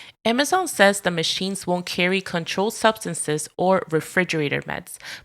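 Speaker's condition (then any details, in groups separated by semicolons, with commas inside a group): No condition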